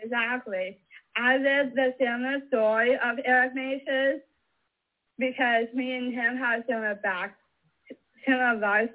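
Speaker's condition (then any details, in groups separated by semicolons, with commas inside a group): Mosaic Down syndrome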